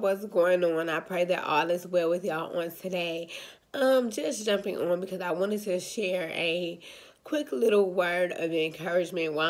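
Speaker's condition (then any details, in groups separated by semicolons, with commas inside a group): Cerebral palsy, spastic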